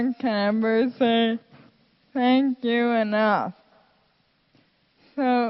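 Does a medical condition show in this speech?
Yes: Friedreich's ataxia.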